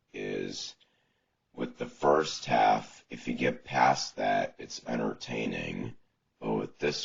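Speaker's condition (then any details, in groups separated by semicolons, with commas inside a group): No condition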